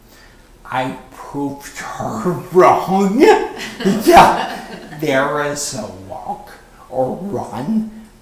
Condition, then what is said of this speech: Vocal cord paralysis. Now I speak lower and slower.